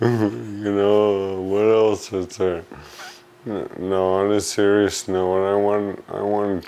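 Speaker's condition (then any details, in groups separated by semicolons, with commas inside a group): Amyotrophic lateral sclerosis; breathing currently fine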